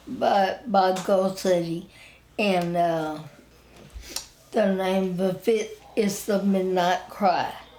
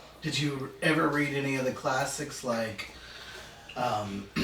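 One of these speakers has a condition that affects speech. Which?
The first: spinal ataxia; wheelchair user.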